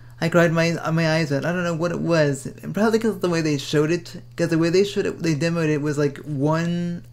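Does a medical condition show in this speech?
Yes: cerebral palsy; Ilizarov operation; speaks fast.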